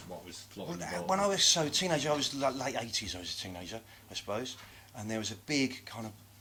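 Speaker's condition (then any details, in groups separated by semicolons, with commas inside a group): No condition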